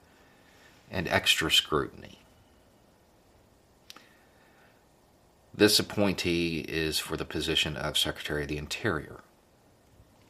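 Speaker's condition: No condition

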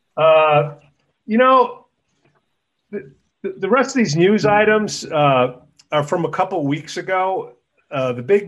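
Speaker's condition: No condition

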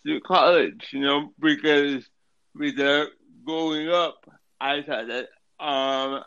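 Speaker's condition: Cerebral palsy; affects speech

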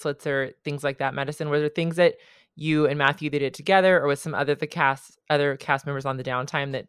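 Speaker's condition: No condition

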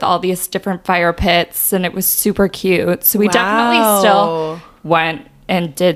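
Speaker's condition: No condition

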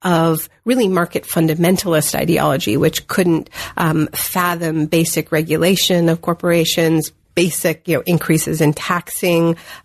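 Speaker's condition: No condition

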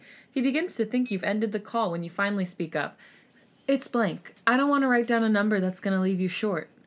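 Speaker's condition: No condition

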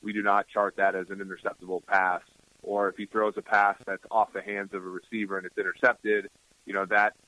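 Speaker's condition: No condition

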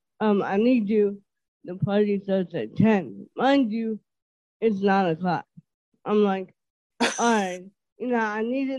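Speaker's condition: Dysarthria; working on it

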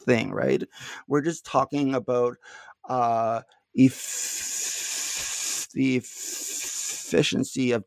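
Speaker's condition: Stuttering; little stuttering during this recording; not stuttering much at time of recording; repeated sounds, prolonged sounds

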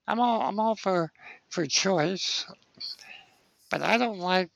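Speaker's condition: Spinal muscular atrophy; muscle weakness

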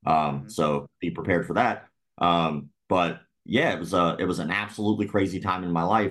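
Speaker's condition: Cleft lip and palate; speech impediment, still present

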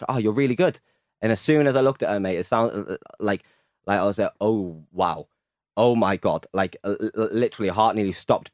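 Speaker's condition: Stutter; stutter since at least age 14 to 15, still ongoing, over 10 years of freestyle singing; still has a stutter; stutters on spontaneous comebacks, fluent when singing, talking in rhythm or over a beat; blocks

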